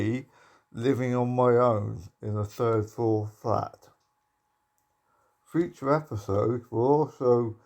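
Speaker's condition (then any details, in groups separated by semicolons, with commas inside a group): Motor neuron disease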